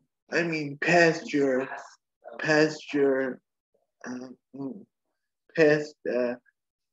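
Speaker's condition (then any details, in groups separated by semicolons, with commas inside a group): Cerebral palsy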